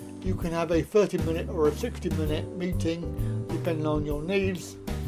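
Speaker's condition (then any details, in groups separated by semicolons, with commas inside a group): Cerebral palsy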